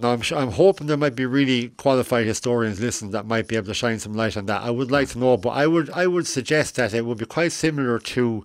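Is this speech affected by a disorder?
Yes: cleft lip and palate; congenital cleft lip and palate, facial difference, operations from early childhood, last surgery at age 17, deviated septum.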